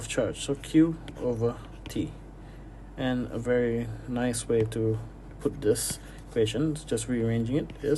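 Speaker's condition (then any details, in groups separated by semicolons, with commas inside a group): No condition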